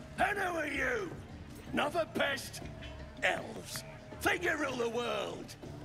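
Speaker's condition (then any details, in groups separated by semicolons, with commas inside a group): No condition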